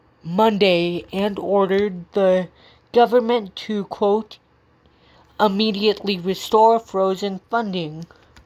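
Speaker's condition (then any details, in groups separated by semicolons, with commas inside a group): Cerebral palsy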